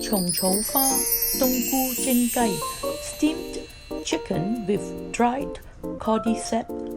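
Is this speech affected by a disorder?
No.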